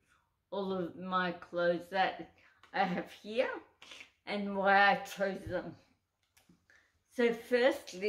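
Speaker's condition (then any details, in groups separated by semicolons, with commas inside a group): Cerebral palsy; uses wheelchair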